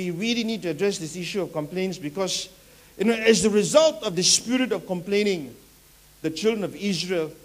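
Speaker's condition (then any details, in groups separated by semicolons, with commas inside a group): No condition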